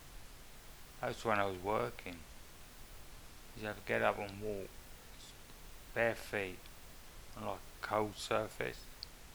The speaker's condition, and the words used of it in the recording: Multiple sclerosis. It's not fatigue, I ain't got fatigue per se, but my eyes are really struggling today, so I'm slowing down to read it all.